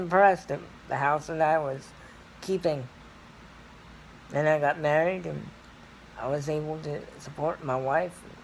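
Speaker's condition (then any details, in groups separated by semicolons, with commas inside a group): Cerebral palsy; scoliosis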